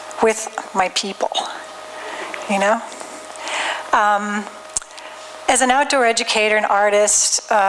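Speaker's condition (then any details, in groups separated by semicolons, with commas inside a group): No condition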